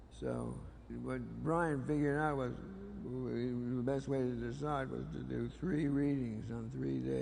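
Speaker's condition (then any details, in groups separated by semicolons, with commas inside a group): Parkinson's disease; diagnosed 20 years ago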